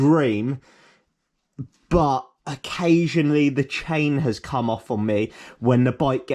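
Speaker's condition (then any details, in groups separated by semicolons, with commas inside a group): No condition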